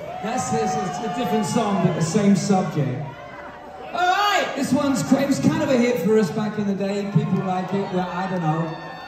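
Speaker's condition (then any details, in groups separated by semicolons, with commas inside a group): No condition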